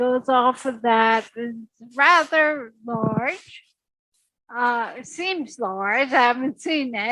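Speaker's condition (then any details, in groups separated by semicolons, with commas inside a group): Secondary progressive multiple sclerosis; secondary progressive, spastic stiff legs; about 37 years, walks few steps in therapy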